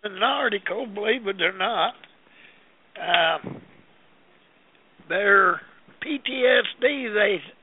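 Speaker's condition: Parkinson's disease; long-standing

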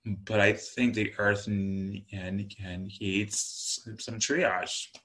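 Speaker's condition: Stutter; stutter since childhood, bad at ages six to nine; still has a stutter; repeated words, prolonged sounds

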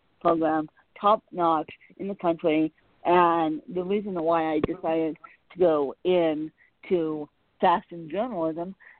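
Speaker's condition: Cerebral palsy; diagnosed 24 hours after birth

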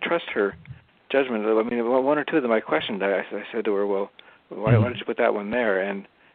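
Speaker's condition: Parkinson's disease; some years before recording

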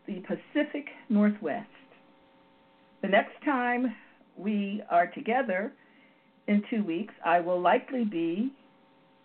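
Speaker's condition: No condition

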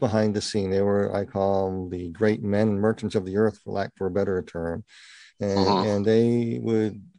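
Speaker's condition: Partial cleft palate; congenital

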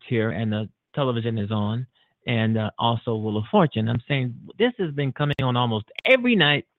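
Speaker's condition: No condition

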